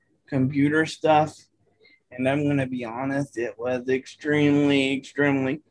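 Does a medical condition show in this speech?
Yes: cerebral palsy; from birth, hands distorted, dexterity issues, types with one finger, needs 90-95% assistance from provider; age 33, uses adaptive voice dictation apps on phone and computer for typing.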